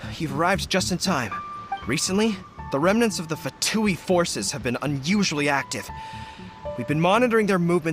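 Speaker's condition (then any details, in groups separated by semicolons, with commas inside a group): No condition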